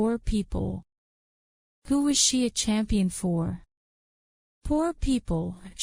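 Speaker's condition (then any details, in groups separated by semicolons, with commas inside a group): No condition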